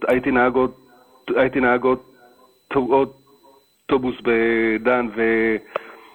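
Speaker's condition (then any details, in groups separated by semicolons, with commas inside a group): Stuttering; stuttering since age 6, about 34 years, self-described as fairly affected; hesitant, broken-off phrasing with pauses when describing stutter; repeated sounds, prolonged sounds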